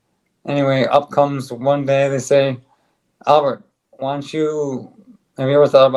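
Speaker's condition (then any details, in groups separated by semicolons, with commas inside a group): ALS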